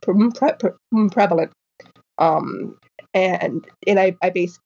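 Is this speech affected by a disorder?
Yes: stuttering; developmental neurological stutter, born four months early, no speech until four, onset at eight, suspected genetic; stutters on every letter and when singing, mid-word, masks fluency, worse when mask falls off; here repeated sounds.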